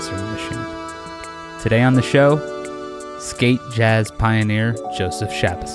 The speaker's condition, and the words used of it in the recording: No condition.